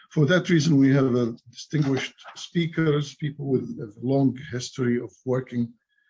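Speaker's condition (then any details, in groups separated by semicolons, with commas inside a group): No condition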